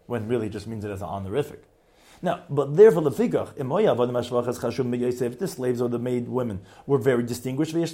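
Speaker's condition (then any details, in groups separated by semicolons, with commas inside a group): No condition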